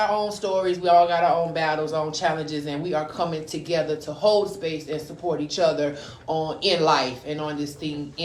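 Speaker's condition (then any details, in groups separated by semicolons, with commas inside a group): No condition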